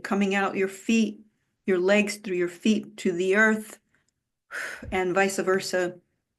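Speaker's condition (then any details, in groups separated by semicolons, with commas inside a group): No condition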